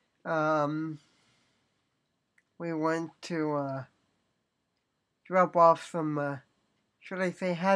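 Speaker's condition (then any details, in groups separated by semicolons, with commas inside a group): Cerebral palsy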